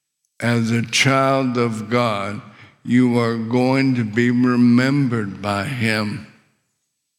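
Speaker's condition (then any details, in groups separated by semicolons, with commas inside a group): ALS; struggles with swallowing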